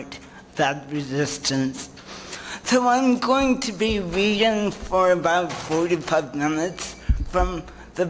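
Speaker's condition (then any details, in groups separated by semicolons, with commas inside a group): Cerebral palsy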